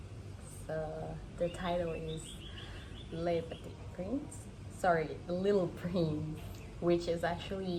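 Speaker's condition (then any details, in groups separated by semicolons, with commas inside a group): No condition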